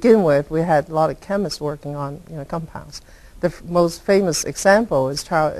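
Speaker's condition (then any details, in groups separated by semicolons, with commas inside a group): No condition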